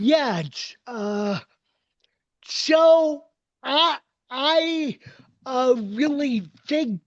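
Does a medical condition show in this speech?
Yes: cerebral palsy; uses walker and wheelchair.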